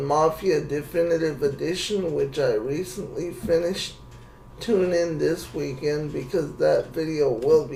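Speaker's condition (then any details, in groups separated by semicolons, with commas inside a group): Cerebral palsy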